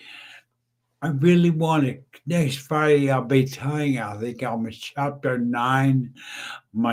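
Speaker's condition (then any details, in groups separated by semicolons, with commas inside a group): Brain injury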